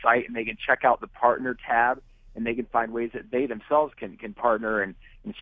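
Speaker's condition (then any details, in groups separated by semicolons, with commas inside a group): No condition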